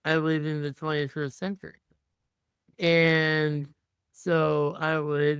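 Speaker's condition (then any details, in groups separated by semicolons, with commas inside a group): Muscular dystrophy; tracheostomy for breathing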